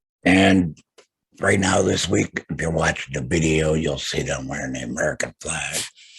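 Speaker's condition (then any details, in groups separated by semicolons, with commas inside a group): Laryngectomy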